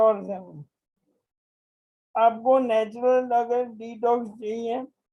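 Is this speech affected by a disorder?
Yes: motor neuron disease.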